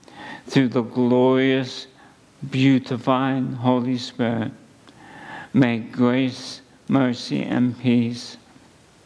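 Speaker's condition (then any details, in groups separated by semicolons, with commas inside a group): ALS; at least a couple of months since diagnosis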